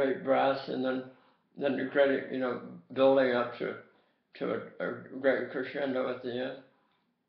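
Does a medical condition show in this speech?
Yes: tongue cancer.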